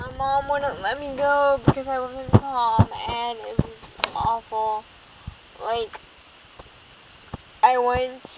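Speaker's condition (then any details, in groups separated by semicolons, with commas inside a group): Cerebral palsy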